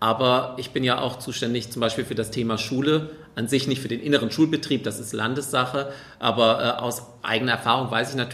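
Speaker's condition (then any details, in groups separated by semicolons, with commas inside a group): No condition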